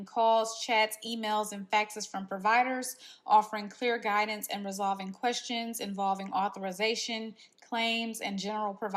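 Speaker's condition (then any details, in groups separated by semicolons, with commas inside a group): No condition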